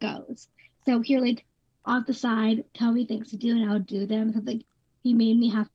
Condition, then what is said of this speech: Down syndrome. My mom tells me all the time that I speak fast, so I don't know if I am or not.